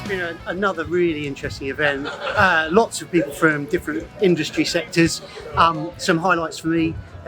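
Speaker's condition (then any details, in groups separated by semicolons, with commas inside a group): No condition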